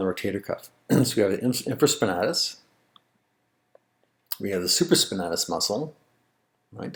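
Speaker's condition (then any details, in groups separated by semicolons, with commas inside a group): No condition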